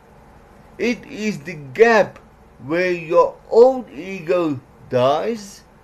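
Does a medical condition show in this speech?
Yes: cerebral palsy; some words unclear.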